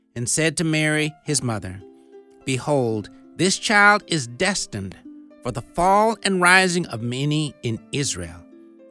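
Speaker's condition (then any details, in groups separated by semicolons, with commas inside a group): No condition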